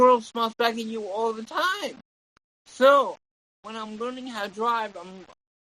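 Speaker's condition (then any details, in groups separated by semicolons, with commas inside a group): Cerebral palsy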